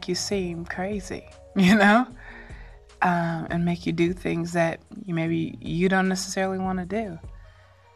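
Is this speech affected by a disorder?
No.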